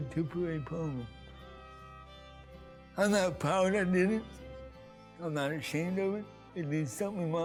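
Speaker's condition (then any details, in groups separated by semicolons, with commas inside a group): Cerebral palsy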